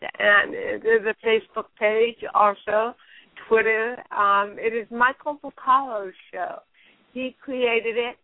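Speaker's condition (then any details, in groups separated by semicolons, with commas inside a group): Cerebral palsy; since birth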